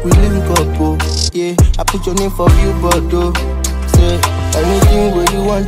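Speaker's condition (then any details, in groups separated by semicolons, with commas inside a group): No condition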